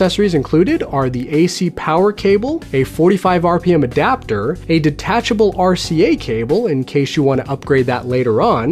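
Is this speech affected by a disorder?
No.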